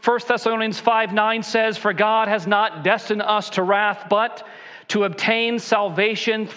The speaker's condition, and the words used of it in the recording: No condition.